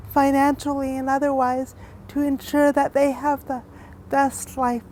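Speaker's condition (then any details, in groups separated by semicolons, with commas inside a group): Cerebral palsy; severe form; relatively active, high-functioning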